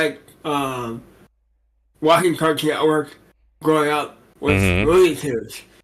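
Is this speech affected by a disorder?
Yes: cerebral palsy.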